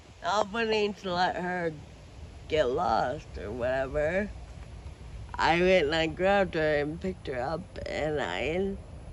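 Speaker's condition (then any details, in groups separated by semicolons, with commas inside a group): Friedreich ataxia; progressing spinal curve, spinal rod surgery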